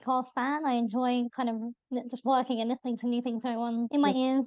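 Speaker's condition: Bilateral cleft lip and palate; congenital

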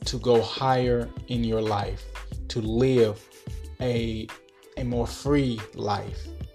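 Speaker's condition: No condition

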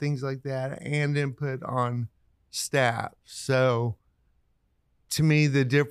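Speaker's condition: Cerebral palsy; gets around pretty well

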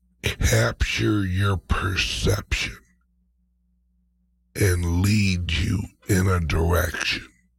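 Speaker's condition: Speech impediment, mild; slight speech impediment

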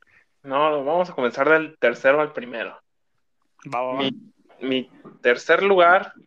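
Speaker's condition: No condition

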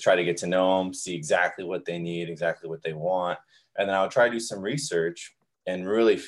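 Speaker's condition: No condition

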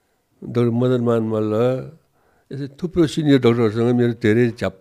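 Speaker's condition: Parkinson's disease; DBS advised by Dr Takaomi Taira

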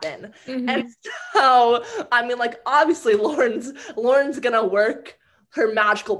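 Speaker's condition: Stuttering; stuttering onset around age six, childhood speech therapy, speech therapist Lauren from age ten; Lauren's therapy gave tools to speak confidently with stutter, not elimination, unlike earlier fixing-model therapists; fluency varies day to day, some days perfectly fluent, others persistent stuttering, communication difficult at times; repeated words, prolonged sounds

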